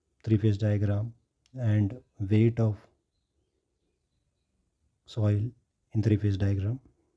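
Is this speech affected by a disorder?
No.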